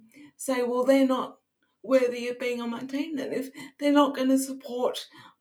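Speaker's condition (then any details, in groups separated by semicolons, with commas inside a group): Cerebral palsy; wheelchair user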